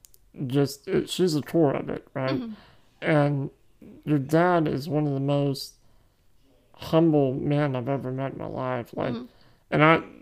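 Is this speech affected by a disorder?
Yes: muscular dystrophy; rare form of muscular dystrophy.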